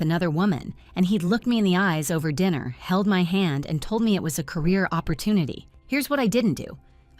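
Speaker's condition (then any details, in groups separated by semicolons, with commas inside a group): No condition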